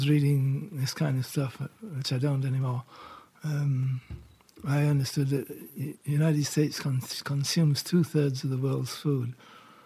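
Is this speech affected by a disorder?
Yes: Parkinson's; diagnosed about 4 years ago.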